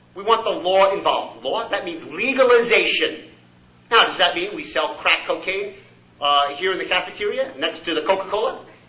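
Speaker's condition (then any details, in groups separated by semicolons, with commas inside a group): No condition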